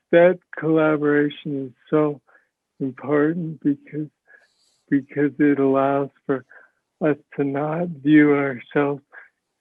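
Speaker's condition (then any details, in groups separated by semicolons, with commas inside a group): Parkinson's disease; speech sounds like mush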